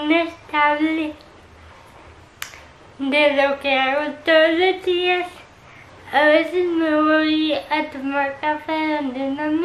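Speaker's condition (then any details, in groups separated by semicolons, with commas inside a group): Cerebral palsy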